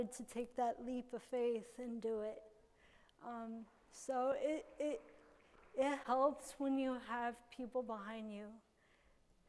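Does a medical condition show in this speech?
Yes: cerebral palsy.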